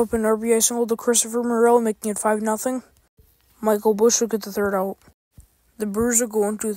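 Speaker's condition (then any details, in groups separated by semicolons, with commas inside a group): No condition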